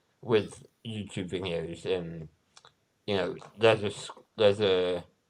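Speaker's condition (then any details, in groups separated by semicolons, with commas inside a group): Spinal muscular atrophy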